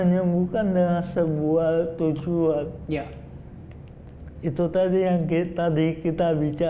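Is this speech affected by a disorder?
Yes: cerebral palsy.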